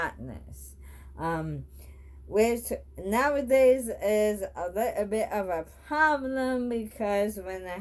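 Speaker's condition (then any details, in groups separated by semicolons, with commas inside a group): Bulbar onset ALS; bulbar onset, thick hard-to-move tongue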